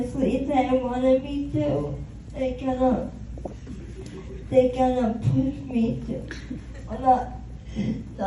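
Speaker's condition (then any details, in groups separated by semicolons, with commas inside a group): Cerebral palsy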